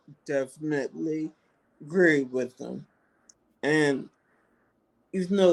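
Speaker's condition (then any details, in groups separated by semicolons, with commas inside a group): Multiple sclerosis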